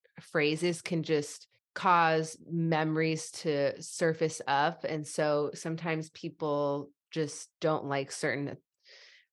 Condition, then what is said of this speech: Stuttering. Like, sometimes it's hard for us to get our words out.